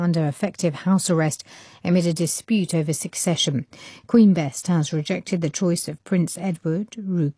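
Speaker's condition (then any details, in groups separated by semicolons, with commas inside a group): No condition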